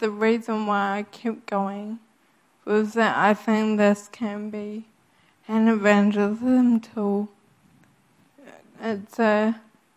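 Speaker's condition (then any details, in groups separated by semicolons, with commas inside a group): Friedreich's ataxia; cannot speak if quiet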